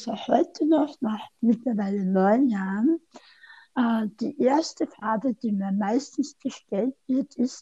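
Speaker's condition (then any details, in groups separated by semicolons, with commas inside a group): Tongue cancer surgery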